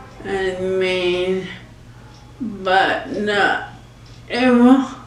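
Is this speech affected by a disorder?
Yes: ALS.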